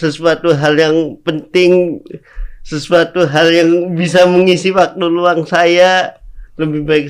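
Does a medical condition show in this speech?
Yes: cerebral palsy; congenital cerebral palsy; speaking is difficult.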